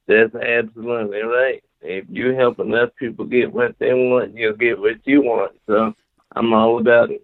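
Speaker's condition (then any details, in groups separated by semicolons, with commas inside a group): Cerebral palsy; confined to wheelchair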